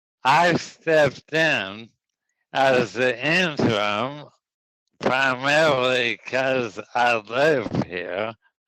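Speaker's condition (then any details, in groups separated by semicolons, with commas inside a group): ALS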